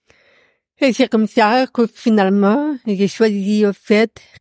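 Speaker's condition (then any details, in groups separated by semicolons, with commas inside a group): Profound congenital deafness; accent from deafness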